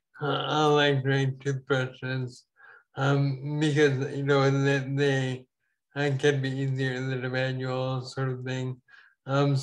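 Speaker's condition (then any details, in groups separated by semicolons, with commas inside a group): Ataxia; falls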